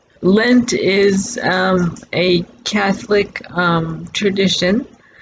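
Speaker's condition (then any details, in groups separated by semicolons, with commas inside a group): Cerebral palsy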